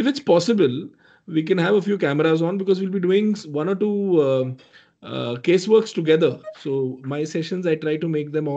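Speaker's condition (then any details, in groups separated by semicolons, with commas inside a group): No condition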